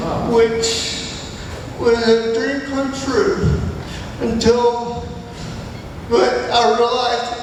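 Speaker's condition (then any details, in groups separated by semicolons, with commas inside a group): Cerebral palsy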